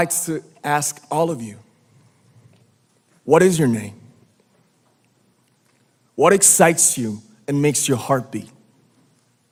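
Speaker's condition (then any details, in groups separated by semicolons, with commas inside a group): No condition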